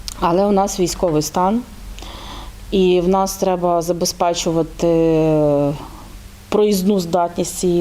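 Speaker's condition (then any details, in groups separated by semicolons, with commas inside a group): No condition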